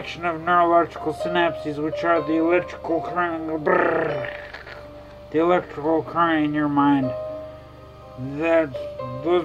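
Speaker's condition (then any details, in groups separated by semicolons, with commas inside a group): Traumatic brain injury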